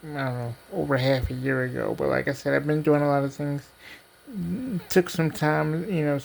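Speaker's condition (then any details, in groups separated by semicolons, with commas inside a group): Cerebral palsy; diplegia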